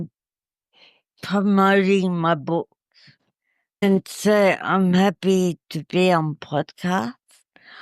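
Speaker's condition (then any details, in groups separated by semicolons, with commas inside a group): Cerebral palsy; uses wheelchair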